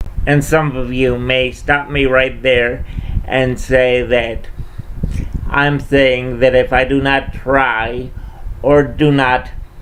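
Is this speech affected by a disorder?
Yes: cerebral palsy.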